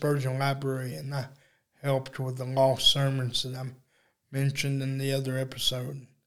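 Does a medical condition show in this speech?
Yes: cerebral palsy; uses electric wheelchair.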